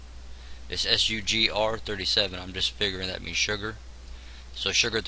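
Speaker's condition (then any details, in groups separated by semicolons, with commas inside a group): No condition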